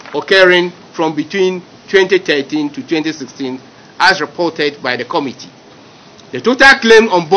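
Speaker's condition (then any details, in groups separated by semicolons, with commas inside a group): No condition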